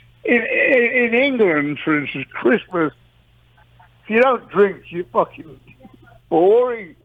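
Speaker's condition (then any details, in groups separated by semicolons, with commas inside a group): Parkinson's disease; long duration, mild case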